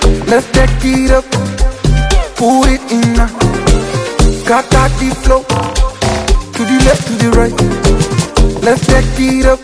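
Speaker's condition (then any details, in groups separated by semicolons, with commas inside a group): No condition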